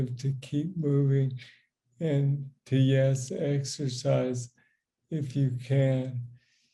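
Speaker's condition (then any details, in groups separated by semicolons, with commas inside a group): Parkinson's disease; young onset; diagnosed at 40, about 20 years ago, progressed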